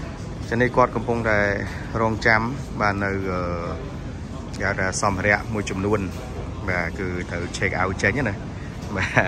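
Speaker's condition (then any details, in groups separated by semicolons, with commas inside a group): No condition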